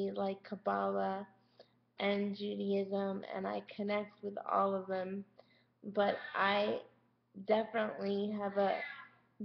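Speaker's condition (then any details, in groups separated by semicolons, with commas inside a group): Cerebral palsy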